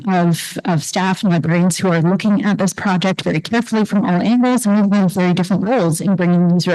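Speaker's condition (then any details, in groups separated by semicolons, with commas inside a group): No condition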